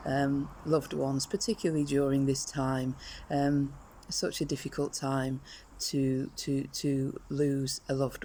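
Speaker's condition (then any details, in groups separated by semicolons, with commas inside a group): No condition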